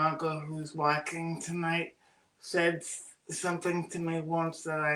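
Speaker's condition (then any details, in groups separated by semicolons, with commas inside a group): Cerebral palsy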